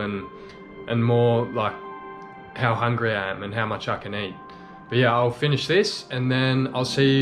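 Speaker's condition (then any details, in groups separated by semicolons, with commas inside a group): No condition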